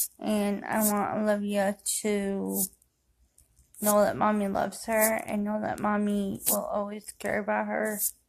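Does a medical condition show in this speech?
Yes: cerebral palsy; affects walking.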